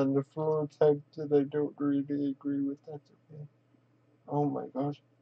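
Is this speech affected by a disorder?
Yes: quadriplegic cerebral palsy.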